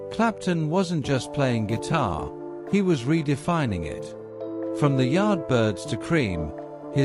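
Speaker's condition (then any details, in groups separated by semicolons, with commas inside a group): No condition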